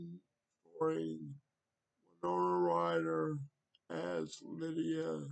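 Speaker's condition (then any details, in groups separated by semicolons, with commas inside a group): Cerebral palsy; wheelchair, needs transfer help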